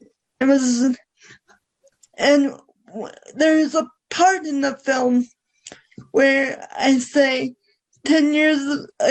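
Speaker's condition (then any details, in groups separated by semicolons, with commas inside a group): Cerebral palsy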